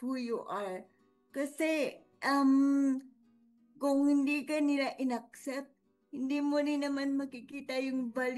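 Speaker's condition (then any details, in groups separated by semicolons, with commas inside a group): Cerebral palsy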